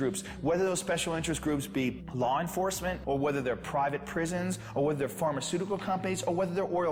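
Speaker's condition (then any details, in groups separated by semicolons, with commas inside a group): No condition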